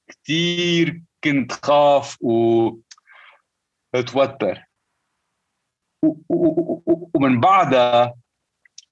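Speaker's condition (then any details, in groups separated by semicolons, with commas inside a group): Stuttering; present since at least teenage years; stutter noticeable, joking about it helps listeners understand why speech sounds that way; prolonged sounds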